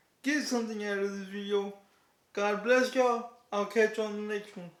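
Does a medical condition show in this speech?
Yes: cerebral palsy; declined offered surgery.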